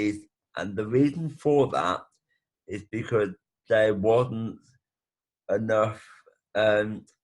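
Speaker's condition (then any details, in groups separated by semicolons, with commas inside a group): Brain bleed with facial paralysis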